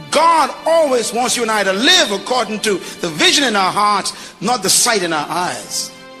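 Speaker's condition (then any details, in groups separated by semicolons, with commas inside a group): No condition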